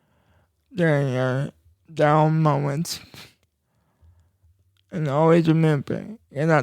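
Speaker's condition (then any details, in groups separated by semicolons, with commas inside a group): Cerebral palsy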